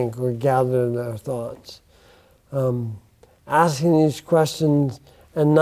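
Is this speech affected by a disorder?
Yes: bulbar onset ALS; affects speech.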